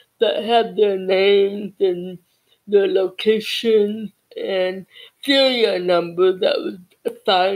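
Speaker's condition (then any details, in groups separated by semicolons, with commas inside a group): Cerebral palsy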